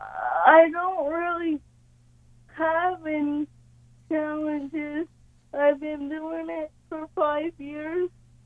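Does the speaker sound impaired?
Yes: cerebral palsy; yoga with breathing and stretching exercises helped, works with kinesiologist two days a week.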